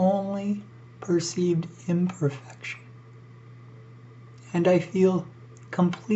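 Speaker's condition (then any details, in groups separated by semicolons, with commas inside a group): ALS; struggles to breathe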